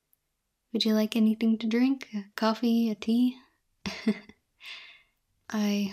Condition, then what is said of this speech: None; typical speech.